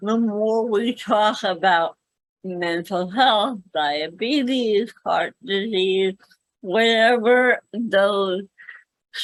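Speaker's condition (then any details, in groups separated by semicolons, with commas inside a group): Cerebral palsy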